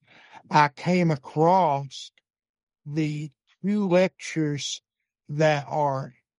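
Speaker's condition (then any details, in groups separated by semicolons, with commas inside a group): Cerebral palsy; uses wheelchair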